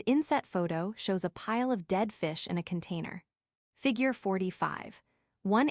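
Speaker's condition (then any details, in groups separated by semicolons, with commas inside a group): No condition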